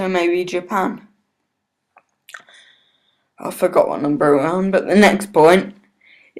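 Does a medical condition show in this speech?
Yes: cerebral palsy; not fully independent.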